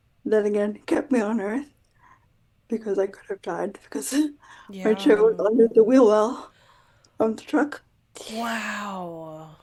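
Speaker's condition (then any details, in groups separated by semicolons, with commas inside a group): Quadriplegic cerebral palsy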